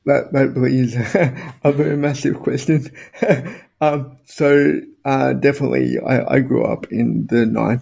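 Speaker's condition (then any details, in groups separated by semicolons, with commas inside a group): Spastic quadriplegic cerebral palsy; motorized wheelchair as main mobility aid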